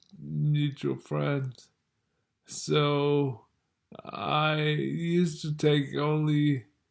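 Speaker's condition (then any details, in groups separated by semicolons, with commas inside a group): Multiple sclerosis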